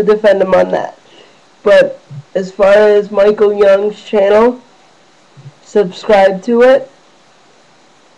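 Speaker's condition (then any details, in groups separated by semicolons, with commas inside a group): Cerebral palsy; wheelchair bound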